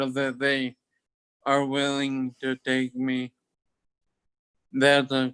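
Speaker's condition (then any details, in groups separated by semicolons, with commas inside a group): Toxic leukoencephalopathy, locked-in syndrome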